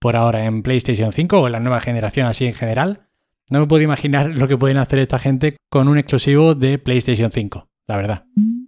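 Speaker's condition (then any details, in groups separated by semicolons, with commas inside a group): No condition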